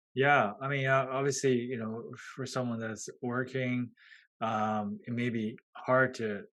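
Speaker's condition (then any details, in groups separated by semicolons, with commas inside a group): No condition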